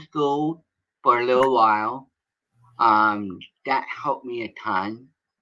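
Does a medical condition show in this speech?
Yes: cerebral palsy.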